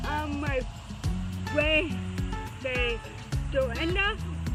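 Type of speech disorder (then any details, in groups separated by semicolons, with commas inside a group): Apraxia of speech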